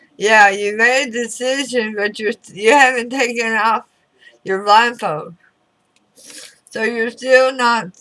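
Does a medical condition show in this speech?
Yes: throat cancer radiation damage.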